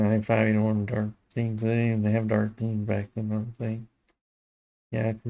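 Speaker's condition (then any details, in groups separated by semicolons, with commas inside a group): Parkinson's disease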